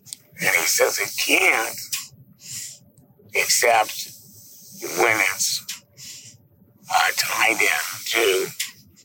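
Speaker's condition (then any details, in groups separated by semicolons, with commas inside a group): Laryngectomy; presses on neck daily to talk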